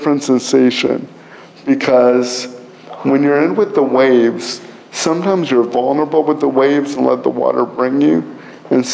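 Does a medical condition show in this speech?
Yes: cerebral palsy; present from birth, difficulty using arms and legs; could not really talk until about age 12.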